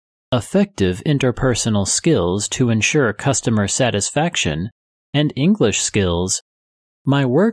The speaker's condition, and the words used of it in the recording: No condition.